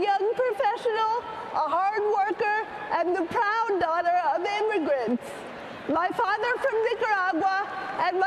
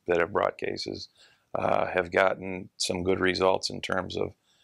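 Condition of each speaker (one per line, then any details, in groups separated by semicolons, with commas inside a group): Cerebral palsy, spastic quadriplegia; spastic quadriplegia, premature birth
No condition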